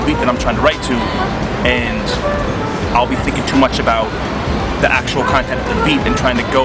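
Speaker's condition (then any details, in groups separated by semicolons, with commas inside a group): No condition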